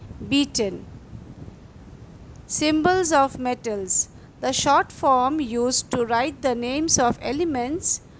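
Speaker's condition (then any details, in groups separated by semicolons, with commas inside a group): No condition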